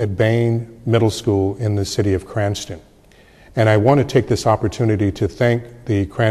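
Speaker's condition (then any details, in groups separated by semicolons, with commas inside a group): No condition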